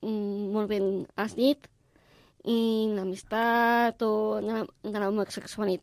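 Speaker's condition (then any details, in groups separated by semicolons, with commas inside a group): Down syndrome; four hours instead of one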